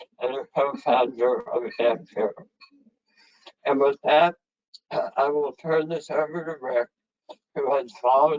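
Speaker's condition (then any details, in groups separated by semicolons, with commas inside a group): Head and neck cancer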